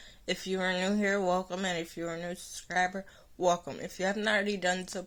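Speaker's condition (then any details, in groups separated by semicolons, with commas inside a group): Cerebral palsy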